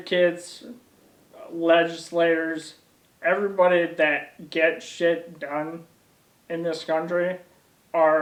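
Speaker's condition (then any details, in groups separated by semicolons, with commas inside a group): ALS; onset in legs, then arms, then core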